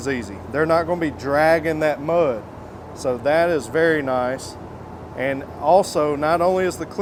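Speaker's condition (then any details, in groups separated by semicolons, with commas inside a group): No condition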